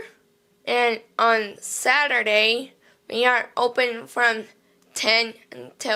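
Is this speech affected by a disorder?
Yes: cerebral palsy.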